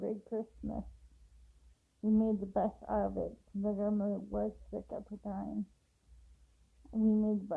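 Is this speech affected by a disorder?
Yes: cerebral palsy; affects walking.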